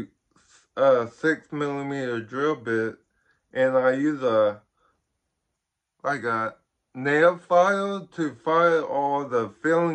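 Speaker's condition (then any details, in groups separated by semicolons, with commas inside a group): Ataxic cerebral palsy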